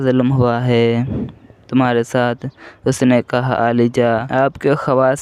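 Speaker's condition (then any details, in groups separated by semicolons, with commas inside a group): No condition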